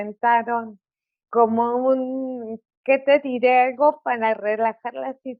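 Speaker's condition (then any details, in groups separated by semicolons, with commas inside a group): Cerebral palsy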